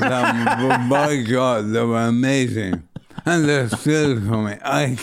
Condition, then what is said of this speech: ALS (motor neuron disease). My motor neuron is called Bulba, which is affecting up here, my voice and my swallow at the moment.